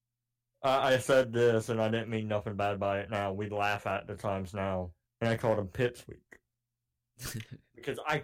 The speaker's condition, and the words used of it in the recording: Cleft palate. No, they hear my voice and they're like, hear me mispronounce things a lot.